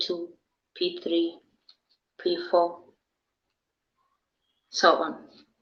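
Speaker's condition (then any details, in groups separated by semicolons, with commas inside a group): No condition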